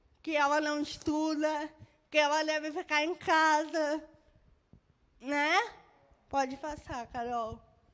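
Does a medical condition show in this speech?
Yes: cerebral palsy; birth brain injury; moderate.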